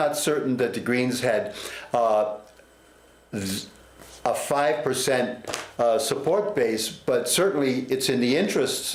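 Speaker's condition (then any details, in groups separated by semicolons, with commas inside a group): No condition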